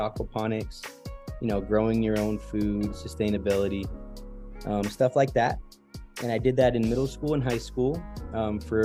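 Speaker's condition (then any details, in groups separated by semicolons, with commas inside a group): No condition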